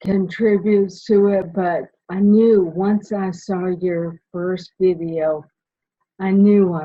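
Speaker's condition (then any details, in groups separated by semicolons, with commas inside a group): Primary lateral sclerosis; slow-progressing ALS form; diagnosed almost 4 years ago, walks, cane outdoors; a little awkward, swallows mid-sentence, voice tires less now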